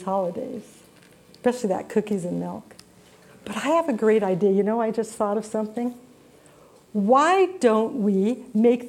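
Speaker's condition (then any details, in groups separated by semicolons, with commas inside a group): No condition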